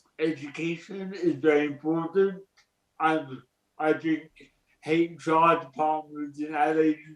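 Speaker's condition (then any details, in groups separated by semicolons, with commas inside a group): Cerebral palsy; present from birth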